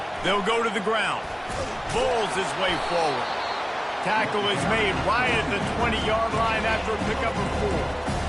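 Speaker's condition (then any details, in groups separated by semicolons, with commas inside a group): No condition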